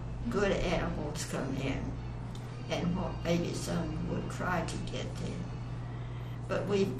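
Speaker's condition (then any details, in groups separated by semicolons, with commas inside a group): Parkinson's; onset many years earlier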